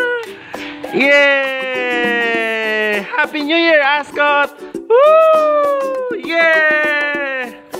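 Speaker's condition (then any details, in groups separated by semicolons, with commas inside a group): No condition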